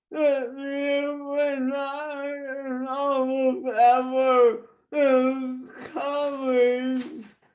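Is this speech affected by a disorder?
Yes: traumatic brain injury.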